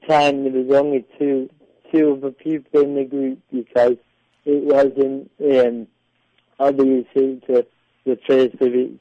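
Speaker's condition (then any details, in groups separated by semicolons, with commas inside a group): Cerebral palsy; predicted never to talk, parents paid for speech therapy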